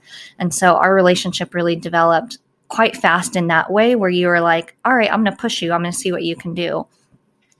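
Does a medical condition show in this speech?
Yes: cleft palate.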